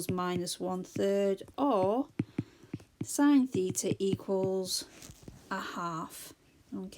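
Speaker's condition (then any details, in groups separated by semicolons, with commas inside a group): No condition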